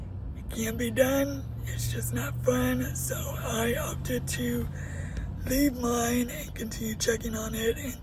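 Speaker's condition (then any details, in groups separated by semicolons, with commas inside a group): Cerebral palsy; uses a wheelchair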